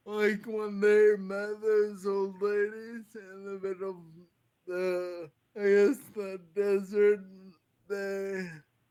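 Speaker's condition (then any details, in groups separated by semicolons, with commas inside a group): Friedreich's ataxia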